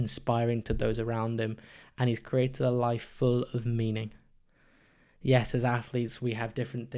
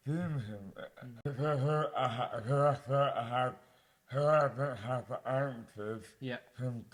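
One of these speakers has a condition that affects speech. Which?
The second: dystonia; rare movement disorder, affects mouth and hands; onset age 23, diagnosed five years later; mouth impairment affects speech.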